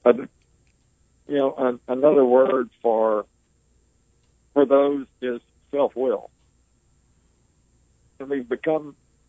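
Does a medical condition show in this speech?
Yes: ALS; 17-year battle per book title; able to speak, clearly communicates, slower pace due to ventilator breathing.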